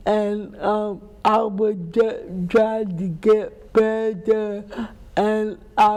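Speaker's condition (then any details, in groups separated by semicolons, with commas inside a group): Cerebral palsy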